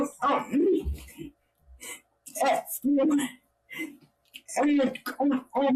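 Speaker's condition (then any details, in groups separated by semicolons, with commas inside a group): Cerebral palsy; own voice needs subtitles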